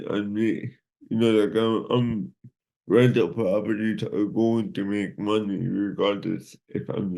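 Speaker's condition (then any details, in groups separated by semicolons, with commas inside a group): Cerebral palsy; from birth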